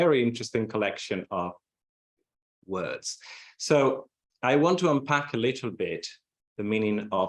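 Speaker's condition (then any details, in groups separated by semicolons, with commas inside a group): No condition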